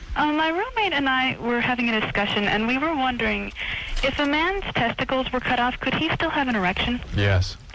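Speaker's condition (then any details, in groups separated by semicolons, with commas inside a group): No condition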